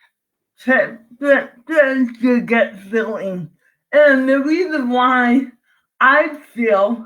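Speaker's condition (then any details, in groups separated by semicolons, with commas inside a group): Cerebral palsy; from birth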